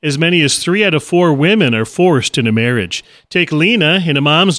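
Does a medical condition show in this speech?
No.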